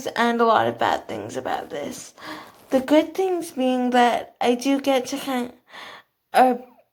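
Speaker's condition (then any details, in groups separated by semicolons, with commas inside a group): Cerebral palsy, athetoid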